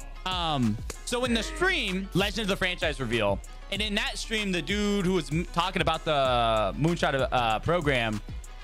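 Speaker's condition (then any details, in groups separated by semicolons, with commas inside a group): No condition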